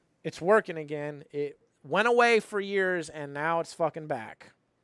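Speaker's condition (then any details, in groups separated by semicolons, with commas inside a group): No condition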